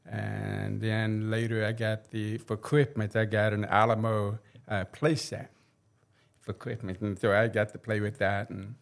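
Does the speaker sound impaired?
Yes: hearing impairment; cochlear implant on left side received on 50th birthday; uses cochlear implant.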